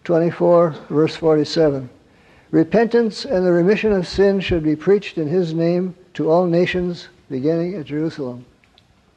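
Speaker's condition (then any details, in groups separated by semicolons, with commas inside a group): Parkinson's; wakes at night, gets up around 3 am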